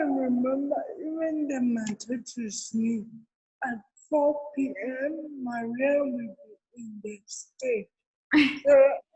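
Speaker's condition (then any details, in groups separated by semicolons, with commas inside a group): Cerebral palsy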